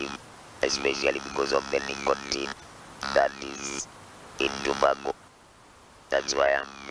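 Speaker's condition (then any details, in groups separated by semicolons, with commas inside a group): Laryngectomy for larynx cancer; cancer survivor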